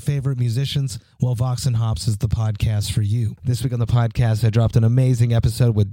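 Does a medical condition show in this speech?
No.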